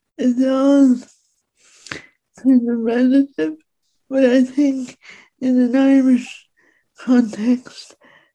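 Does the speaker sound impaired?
Yes: speech impediment; disabled; finds writing easier than speaking, speaks in own way without modifying accent.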